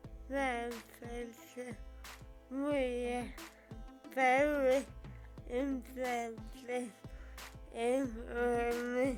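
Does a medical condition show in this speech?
Yes: cerebral palsy; from birth.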